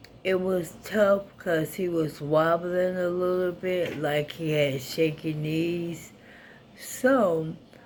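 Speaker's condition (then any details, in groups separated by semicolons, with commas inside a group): ALS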